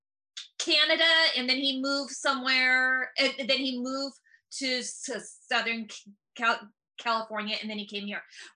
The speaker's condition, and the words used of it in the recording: Stuttering. And disability studies deeply impacts me in comedy, because I don't necessarily joke about my stutter, although sometimes it does just happen.